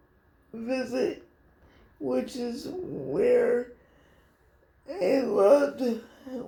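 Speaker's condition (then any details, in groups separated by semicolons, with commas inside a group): Cerebral palsy; dystonia in hands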